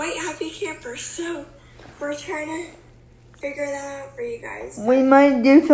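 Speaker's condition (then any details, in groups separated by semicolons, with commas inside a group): Cerebral palsy; uses wheelchair; can speak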